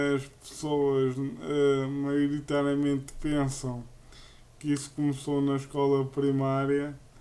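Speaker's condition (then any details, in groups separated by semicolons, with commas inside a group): Cerebral palsy; uses a wheelchair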